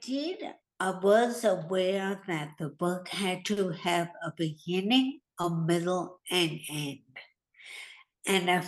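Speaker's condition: Hemorrhagic stroke; more than a year after stroke

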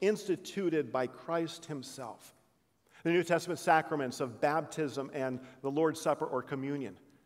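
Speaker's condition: No condition

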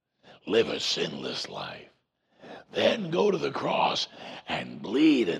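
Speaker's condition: Voice box removal needed; vocal cord cancer, prior chemo and radiation, 35 treatments over about seven weeks; voice box removal advised, saw doctor for more details; voice self-described as Batman voice, expects R2-D2-like voice after removal

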